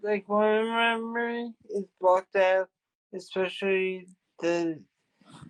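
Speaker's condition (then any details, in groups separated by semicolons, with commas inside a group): Traumatic brain injury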